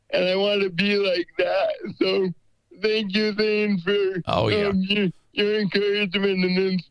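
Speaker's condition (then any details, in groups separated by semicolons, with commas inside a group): Cerebral palsy; limited wheelchair mobility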